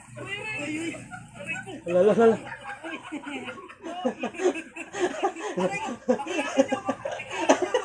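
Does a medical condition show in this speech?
No.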